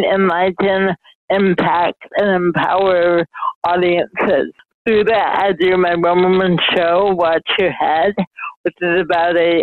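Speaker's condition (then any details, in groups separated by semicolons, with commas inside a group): Mild cerebral palsy; speech affected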